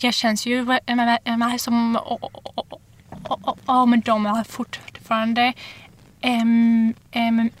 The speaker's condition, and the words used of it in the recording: Stuttering. Alltså du mm. kan liksom stanna kvar mycket längre i din stamning.